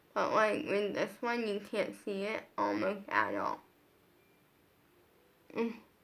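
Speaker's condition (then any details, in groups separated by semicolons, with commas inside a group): Brain injury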